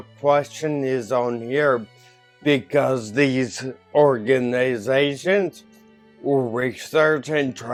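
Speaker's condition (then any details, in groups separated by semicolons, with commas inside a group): Ataxia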